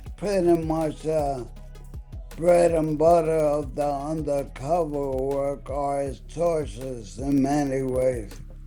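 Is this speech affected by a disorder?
Yes: ALS.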